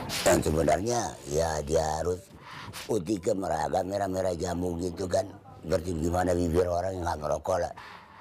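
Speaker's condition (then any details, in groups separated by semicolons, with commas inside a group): Laryngeal cancer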